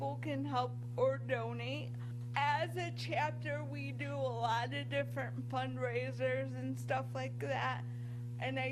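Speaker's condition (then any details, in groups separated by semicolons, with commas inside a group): Cerebral palsy; from birth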